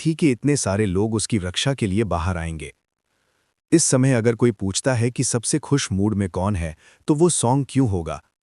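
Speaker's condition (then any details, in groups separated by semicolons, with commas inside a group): No condition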